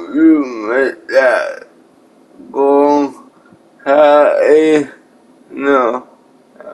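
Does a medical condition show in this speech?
Yes: cerebral palsy; atypical speech.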